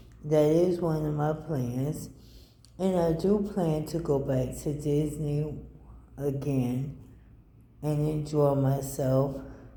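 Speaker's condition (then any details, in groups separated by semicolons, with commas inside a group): ALS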